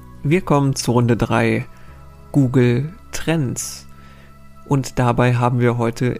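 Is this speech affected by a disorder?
No.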